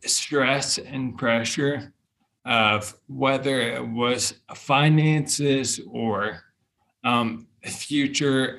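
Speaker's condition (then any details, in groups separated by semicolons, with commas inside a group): Bulbar onset ALS; speech problems first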